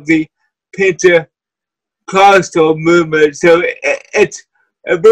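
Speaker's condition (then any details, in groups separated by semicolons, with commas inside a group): Cerebral palsy; voice and way of talking affected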